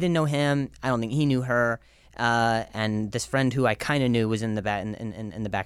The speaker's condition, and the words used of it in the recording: Stuttering. You have a significant speech impediment and yet you speak for a living.